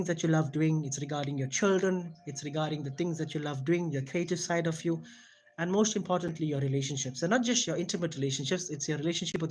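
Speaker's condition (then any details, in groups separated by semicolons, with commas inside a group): No condition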